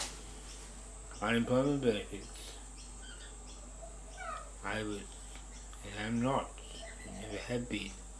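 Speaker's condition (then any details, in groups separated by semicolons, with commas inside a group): Parkinson's disease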